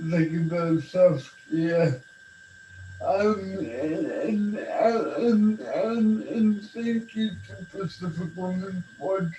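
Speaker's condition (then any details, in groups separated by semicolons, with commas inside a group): Cerebral palsy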